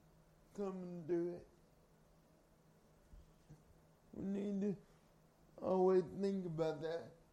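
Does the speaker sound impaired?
Yes: cerebral palsy; from birth, carried everywhere by parents.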